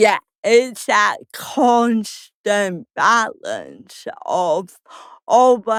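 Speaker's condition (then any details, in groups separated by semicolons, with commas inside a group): Cerebral palsy; slow speech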